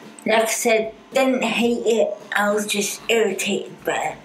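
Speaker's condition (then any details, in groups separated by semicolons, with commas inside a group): Cerebral palsy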